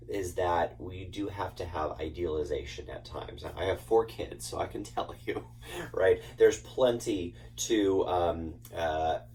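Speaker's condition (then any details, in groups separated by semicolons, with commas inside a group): No condition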